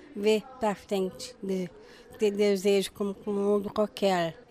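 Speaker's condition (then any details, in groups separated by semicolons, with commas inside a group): Down syndrome; speaks in radio interview, answers questions herself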